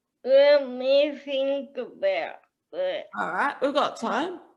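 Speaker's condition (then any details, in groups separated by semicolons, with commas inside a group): Cerebral palsy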